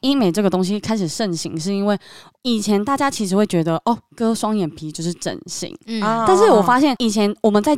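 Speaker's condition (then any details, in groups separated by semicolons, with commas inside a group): Submucous cleft palate; recent cough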